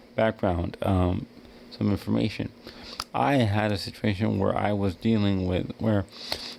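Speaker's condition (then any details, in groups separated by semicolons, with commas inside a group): Cerebral palsy; wheelchair user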